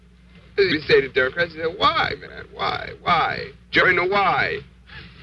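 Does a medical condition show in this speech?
No.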